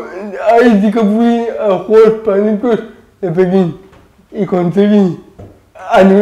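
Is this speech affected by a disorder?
Yes: cerebral palsy; spasticity, involuntary movements.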